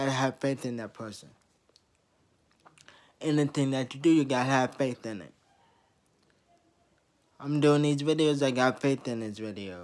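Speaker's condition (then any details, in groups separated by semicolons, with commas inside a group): Traumatic brain injury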